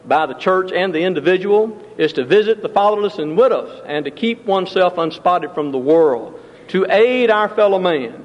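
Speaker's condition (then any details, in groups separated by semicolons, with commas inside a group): No condition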